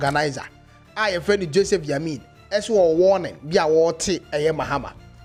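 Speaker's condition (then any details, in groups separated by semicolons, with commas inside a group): No condition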